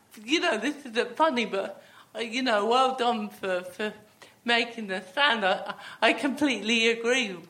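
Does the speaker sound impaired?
Yes: athetoid cerebral palsy, athetoid with myotonia and ataxia.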